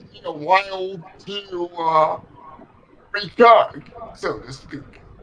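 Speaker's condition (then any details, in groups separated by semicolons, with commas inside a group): Cerebral palsy; legs affected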